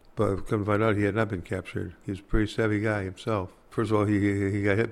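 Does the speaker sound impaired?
Yes: Parkinson's disease; speech affected very significantly, hard time talking.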